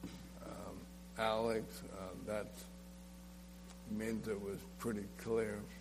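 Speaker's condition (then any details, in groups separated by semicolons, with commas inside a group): ALS; ALS (amyotrophic lateral sclerosis, Lou Gehrig's), nerve disease attacking nerves and muscles; slurred, slow speech, choking, spitting, swallowing problems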